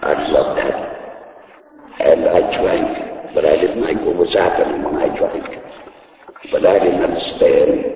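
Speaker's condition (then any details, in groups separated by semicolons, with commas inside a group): Laryngectomy; voice box removed by surgery, speech device placed in throat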